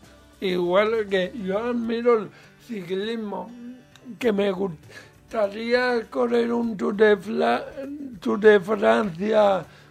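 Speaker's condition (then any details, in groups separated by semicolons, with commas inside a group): Cerebral palsy; mild, lesser degree of disability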